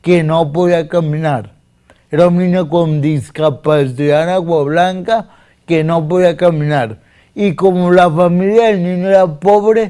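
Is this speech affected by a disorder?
Yes: cerebral palsy; difficulty speaking.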